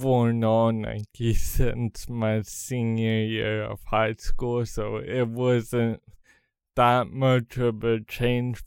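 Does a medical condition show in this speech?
Yes: cerebral palsy; congenital.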